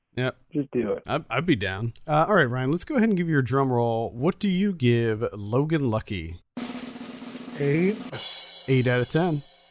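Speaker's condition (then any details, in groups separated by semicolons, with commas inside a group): No condition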